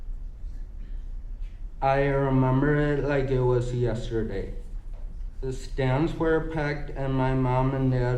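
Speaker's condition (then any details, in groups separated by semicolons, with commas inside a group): Cerebral palsy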